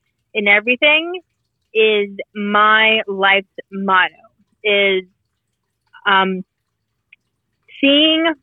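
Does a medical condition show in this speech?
Yes: mitochondrial disease with stutter; mitochondrial neuropathy, ATP deletion, damaged muscles and nerves, energy crises, misdiagnosed cerebral palsy, diagnosed at 15; physical therapy twice weekly, gym, medication, good and bad days, progressive regression, gait changes, falls; stutters more when stressed; here prolonged sounds.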